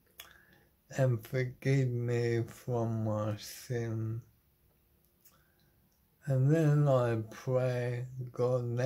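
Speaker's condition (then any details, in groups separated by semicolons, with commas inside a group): Motor neuron disease; terminal; body failing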